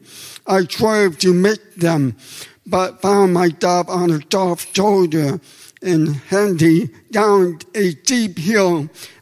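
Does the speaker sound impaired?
Yes: deafness; deaf since childhood, educated in oral program, discouraged from sign language, later learned sign; comfortable speaking and using own voice.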